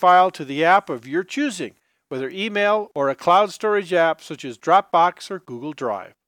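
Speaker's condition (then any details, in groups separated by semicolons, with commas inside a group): No condition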